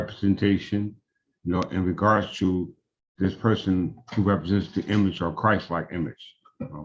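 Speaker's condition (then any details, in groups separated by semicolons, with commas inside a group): No condition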